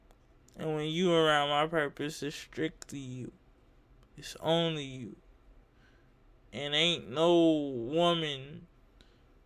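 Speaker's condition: Cerebral palsy; uses wheelchair

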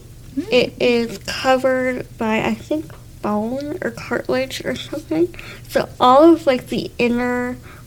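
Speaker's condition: Cleft lip and palate; congenital Goldenhar syndrome, cleft lip and palate open at birth, underdeveloped eye, missing mandible; many surgeries by same lifelong surgeon, difficult intubation, airway-widening surgery, nose firm after nasal surgery; badly deviated nasal airway until surgery at 15, breathing affected

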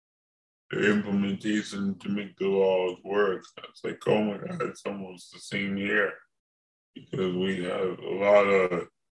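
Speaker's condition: Cerebral palsy; from birth

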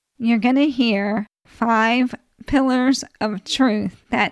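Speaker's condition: ALS; als onset in hand at 38, thumb-forefinger muscle loss, very little hand strength, very slow progression; body changing with disease, described as dying; still able to swallow and eat without choking, feeding tube not yet used

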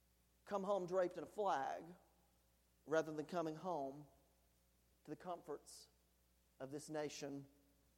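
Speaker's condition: No condition

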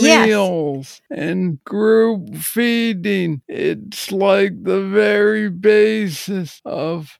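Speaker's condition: Parkinson's disease; clear on good days

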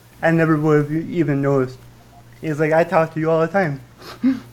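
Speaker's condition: Cerebral palsy with stutter; relearned walking

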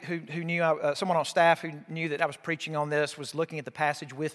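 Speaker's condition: No condition

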